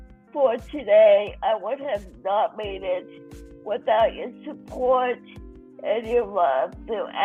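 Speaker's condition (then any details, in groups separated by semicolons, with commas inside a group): Cerebral palsy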